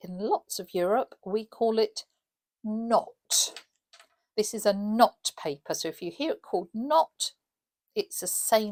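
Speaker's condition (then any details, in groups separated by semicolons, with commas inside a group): No condition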